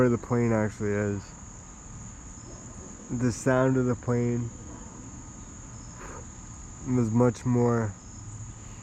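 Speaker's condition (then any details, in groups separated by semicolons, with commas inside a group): Cerebral palsy, spastic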